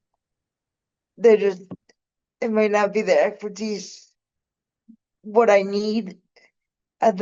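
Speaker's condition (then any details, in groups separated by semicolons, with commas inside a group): Cerebral palsy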